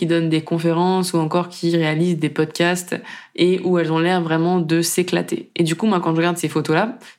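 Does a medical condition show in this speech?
No.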